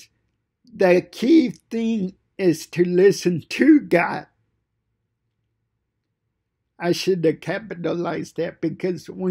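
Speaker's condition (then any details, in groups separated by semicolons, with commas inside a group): Cerebral palsy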